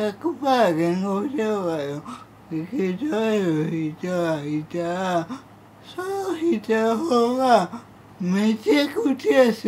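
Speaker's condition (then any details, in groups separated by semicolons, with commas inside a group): Cerebral palsy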